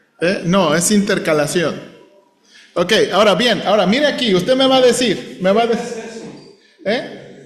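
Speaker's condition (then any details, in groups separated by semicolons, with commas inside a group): No condition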